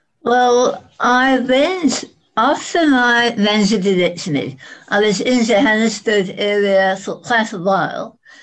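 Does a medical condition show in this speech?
Yes: head and neck cancer.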